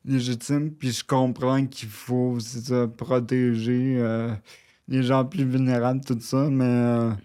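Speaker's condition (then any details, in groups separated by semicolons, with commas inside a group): Cerebral palsy, near quadriplegia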